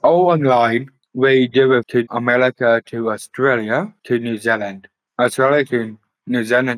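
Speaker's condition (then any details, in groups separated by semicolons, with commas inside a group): Down syndrome; later diagnosed with autism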